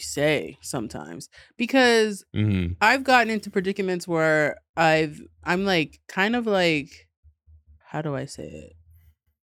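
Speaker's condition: No condition

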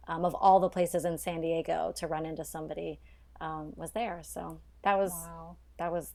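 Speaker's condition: No condition

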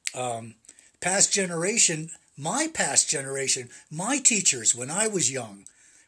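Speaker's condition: No condition

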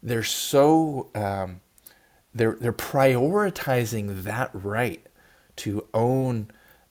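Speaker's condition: No condition

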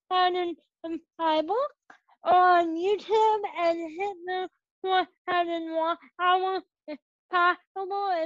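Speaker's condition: Cerebral palsy; age 21

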